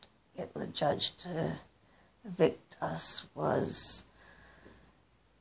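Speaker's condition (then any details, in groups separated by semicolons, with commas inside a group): Cerebral palsy; present from birth, arthritic hips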